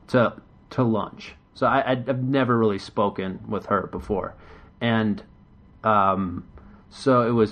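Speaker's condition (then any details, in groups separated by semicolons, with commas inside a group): Stuttering; reducing speaking rate, softening blocks, subtle prolongations; much tension and odd breathing leading into further stutters on a recent day; repeated sounds, repeated words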